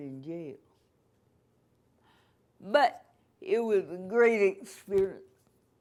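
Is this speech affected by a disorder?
Yes: cerebral palsy; cerebral palsy, from birth.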